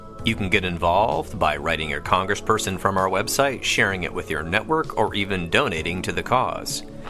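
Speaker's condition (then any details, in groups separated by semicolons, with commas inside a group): No condition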